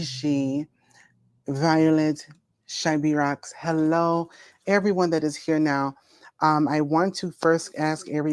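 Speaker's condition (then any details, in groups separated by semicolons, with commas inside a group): No condition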